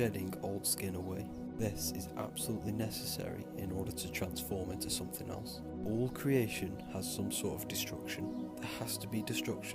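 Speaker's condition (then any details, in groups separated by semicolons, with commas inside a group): No condition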